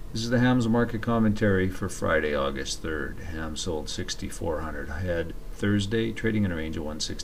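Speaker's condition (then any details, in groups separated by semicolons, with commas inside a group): No condition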